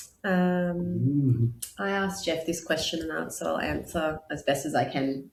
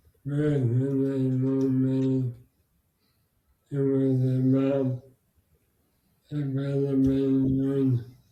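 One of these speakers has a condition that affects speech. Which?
The second: bulbar and upper limb MND; bulbar and upper limb onset, thyroid removed before diagnosis; over 1.5 years since diagnosis, cannot walk, hands useless, no feeding tube; voice gone, swallowing affected, respiratory function good.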